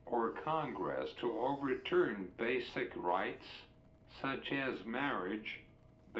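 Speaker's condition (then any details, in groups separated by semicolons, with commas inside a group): Cerebral palsy; uses wheelchair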